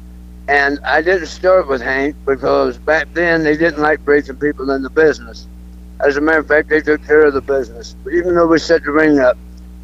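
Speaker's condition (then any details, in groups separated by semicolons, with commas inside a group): Throat cancer; speech not the best as result of throat cancer, may sound drunk, quit podcasts over it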